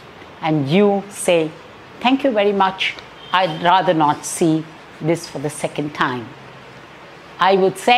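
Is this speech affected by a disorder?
No.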